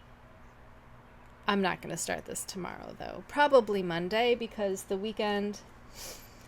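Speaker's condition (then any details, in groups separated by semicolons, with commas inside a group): No condition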